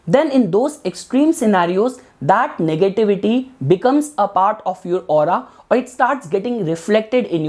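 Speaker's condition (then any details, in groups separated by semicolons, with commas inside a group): No condition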